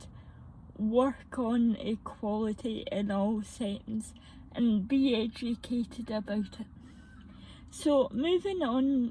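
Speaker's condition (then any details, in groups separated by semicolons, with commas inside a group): Cerebral palsy, moderate; birth injury, weaker muscles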